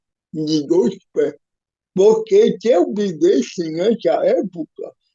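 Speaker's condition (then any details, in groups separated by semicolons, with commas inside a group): Cerebral palsy; physical disability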